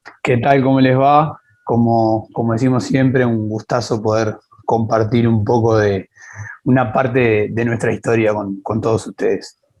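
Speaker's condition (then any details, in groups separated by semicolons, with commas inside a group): No condition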